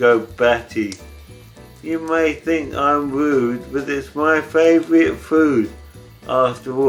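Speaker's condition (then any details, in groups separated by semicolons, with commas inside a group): ALS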